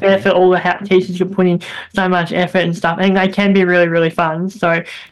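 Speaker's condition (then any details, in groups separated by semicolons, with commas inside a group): Bilateral cleft lip and palate; congenital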